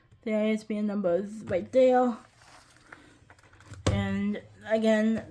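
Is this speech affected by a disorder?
Yes: cerebral palsy, quadriplegic.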